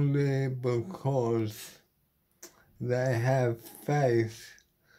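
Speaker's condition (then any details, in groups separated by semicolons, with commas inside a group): Motor neuron disease; terminal; body failing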